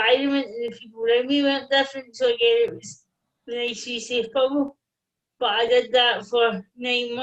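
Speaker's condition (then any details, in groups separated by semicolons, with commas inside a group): Cerebral palsy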